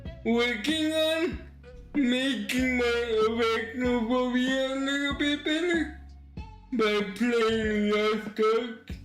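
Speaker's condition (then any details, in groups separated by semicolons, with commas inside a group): Cerebral palsy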